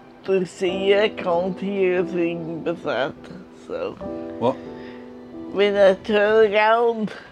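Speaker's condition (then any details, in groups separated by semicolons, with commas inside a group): Multiple sclerosis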